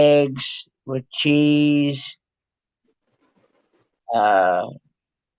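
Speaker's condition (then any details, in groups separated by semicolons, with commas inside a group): Cerebral palsy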